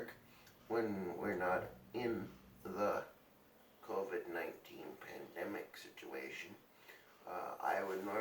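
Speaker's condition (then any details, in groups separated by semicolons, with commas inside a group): Cerebral palsy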